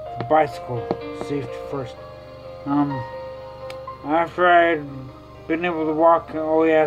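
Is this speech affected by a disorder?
Yes: traumatic brain injury.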